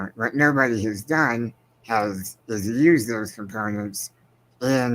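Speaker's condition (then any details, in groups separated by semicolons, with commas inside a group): Spinal muscular atrophy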